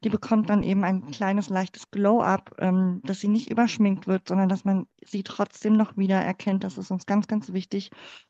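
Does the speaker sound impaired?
Yes: cleft palate; congenital.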